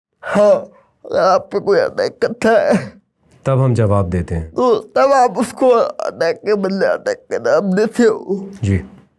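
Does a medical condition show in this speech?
Yes: cerebral palsy.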